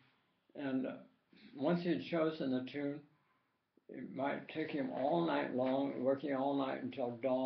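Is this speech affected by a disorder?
Yes: tongue cancer.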